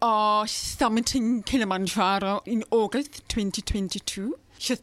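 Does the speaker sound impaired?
Yes: deafness with cochlear implant; hearing aids gave very little hearing, now cochlear implant; uses cochlear implant, hears much more, hears sounds never heard before.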